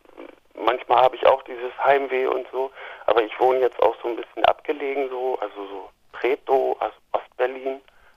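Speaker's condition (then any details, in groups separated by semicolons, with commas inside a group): No condition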